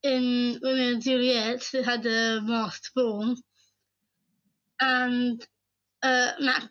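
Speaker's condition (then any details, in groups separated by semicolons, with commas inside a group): Down syndrome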